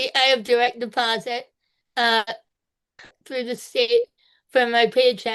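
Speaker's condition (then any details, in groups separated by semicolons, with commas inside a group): Spinal muscular atrophy type two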